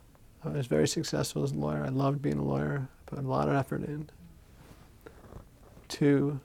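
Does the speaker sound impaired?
Yes: Parkinson's disease; diagnosed about 14 years before recording; Rock City Boxing with voice component, shouting counts, almost 4 years, Jayco's gym, Sarasota; some speech issues, ice water harms vocal cords, drinks warm water, speech therapy judged unnecessary.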